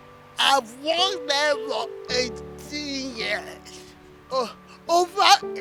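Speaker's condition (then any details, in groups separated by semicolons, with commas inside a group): Cerebral palsy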